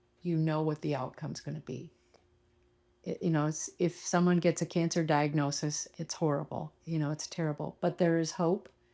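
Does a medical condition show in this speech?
No.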